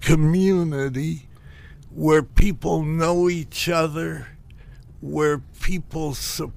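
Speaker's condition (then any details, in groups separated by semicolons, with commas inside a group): Parkinson's disease; Parkinson's disease diagnosed about 15 years ago, asked neurologist about trying cannabis, childhood accident with disability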